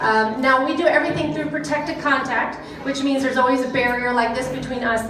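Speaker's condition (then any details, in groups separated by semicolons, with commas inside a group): No condition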